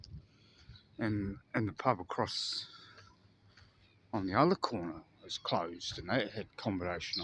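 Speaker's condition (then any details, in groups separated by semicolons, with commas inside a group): No condition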